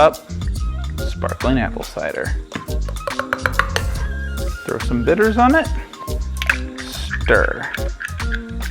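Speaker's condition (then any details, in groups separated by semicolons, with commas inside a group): No condition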